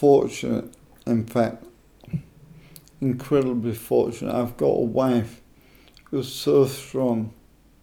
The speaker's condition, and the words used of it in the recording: ALS (motor neuron disease). My speech isn't brilliant, but my speech,